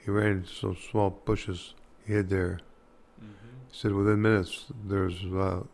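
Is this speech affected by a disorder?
Yes: Parkinson's disease; hard time walking.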